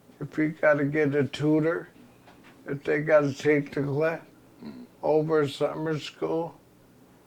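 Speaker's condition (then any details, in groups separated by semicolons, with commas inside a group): ALS; progressive terminal illness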